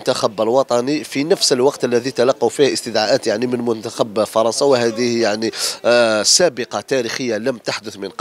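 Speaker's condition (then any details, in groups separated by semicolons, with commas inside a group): No condition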